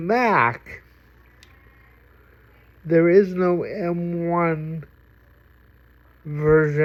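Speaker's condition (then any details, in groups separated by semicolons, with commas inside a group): Cerebral palsy; reliable voice, uses voice control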